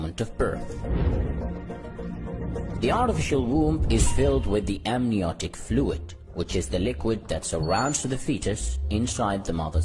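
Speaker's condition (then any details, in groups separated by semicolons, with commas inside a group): No condition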